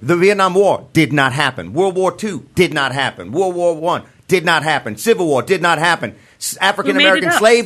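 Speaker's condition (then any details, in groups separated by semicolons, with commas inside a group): No condition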